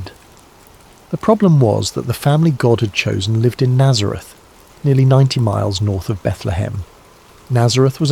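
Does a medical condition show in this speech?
No.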